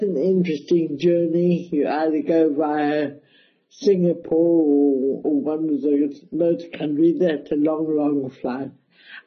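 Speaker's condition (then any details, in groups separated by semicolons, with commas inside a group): Cerebral palsy, mild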